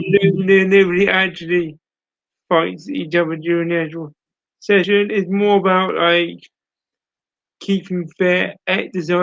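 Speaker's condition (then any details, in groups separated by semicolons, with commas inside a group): Cerebral palsy; speech impairment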